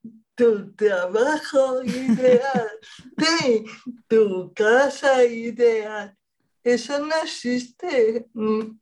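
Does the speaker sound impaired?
Yes: cerebral palsy; present at least 40 years.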